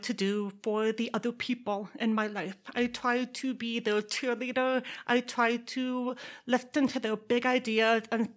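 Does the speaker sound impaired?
Yes: deafness; accent from deafness combined with Texas upbringing, speaks intelligibly.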